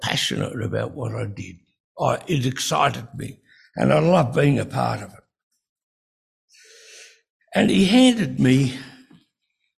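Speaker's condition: Breathing-related speech difficulty; a lot of trouble speaking from insufficient breathing

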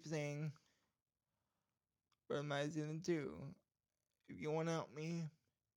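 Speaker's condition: Cerebral palsy

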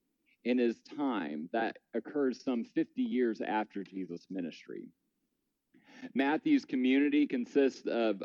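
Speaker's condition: No condition

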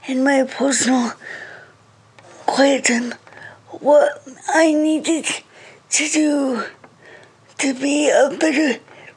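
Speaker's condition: Cerebral palsy; wheelchair user, speech and more

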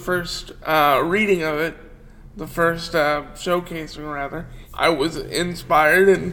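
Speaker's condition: Cerebral palsy; wheelchair user

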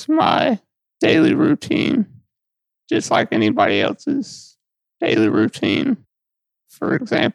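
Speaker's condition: Duchenne muscular dystrophy; wheelchair

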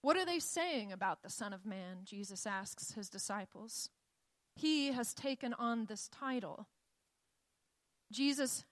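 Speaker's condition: No condition

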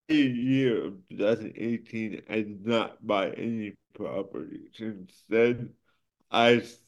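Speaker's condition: Cerebral palsy; affects speech and motor skills

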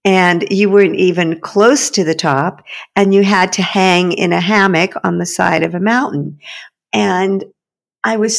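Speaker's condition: No condition

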